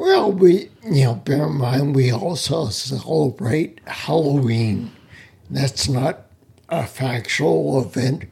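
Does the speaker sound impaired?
Yes: spinocerebellar ataxia; speech impediment.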